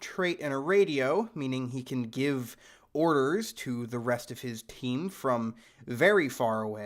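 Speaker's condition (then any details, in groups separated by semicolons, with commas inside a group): No condition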